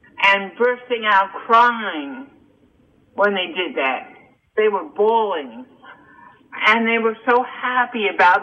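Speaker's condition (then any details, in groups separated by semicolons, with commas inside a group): Cerebral palsy and hearing loss; congenital cerebral palsy and hearing loss from birth, seen by 7-9 doctors in New Jersey, told would never walk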